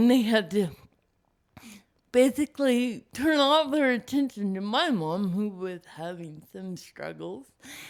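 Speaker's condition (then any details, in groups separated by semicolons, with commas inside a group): Cerebral palsy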